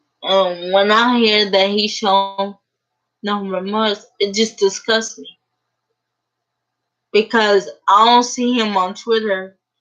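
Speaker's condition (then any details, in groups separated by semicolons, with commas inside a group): Cerebral palsy; uses a wheelchair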